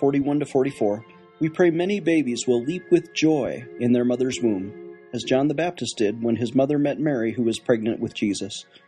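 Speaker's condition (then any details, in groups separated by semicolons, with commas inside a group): No condition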